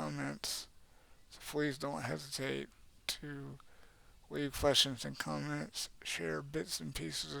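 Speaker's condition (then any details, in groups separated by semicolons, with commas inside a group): Cerebral palsy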